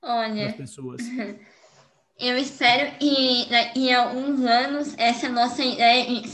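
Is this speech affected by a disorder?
Yes: cleft lip and palate; care at Bauru and Joinville Centrinhos, long speech therapy, home exercises; awaiting orthognathic surgery advancing maxilla, hypernasality to be corrected after, speech therapy to resume; residual hypernasality, nasal air escape likely to increase after surgery, voice still needs improvement.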